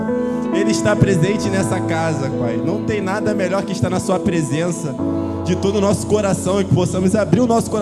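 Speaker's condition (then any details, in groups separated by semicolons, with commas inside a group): No condition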